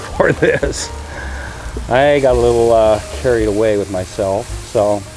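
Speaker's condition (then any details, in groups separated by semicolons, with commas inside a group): No condition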